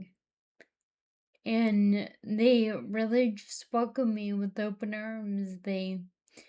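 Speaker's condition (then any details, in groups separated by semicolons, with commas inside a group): Friedreich's ataxia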